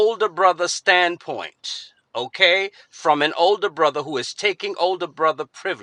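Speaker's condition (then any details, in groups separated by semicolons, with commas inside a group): No condition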